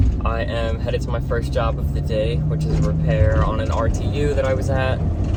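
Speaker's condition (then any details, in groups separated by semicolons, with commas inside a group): No condition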